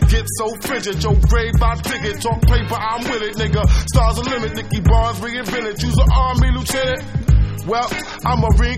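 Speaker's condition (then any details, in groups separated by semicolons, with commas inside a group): No condition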